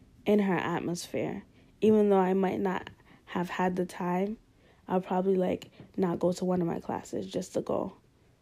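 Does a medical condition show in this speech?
No.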